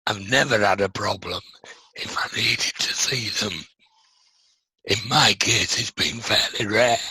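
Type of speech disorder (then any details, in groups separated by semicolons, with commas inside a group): Speech with a voice prosthesis; laryngectomy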